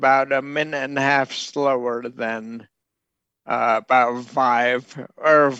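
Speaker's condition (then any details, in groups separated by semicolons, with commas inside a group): Bulbar onset ALS; outwardly looks unaffected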